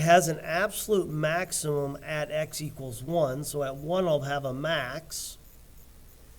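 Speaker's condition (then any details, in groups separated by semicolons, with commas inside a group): No condition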